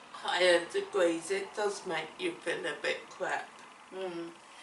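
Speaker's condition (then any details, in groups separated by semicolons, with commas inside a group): Cerebellar ataxia; affects speech and swallowing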